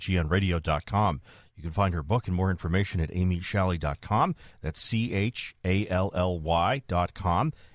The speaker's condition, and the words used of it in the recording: None; typical speech.